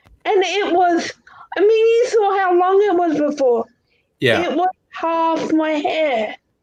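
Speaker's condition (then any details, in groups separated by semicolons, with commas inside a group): Cerebral palsy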